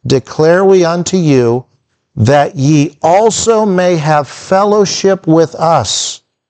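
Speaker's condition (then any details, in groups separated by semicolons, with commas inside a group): No condition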